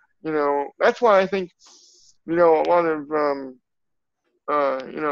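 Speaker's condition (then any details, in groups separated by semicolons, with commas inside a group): Cerebral palsy; from birth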